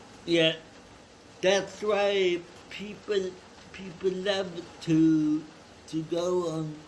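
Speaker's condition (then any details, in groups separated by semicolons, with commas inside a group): Cerebral palsy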